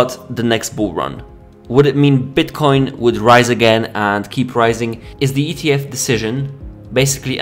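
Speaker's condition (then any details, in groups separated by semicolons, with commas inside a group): No condition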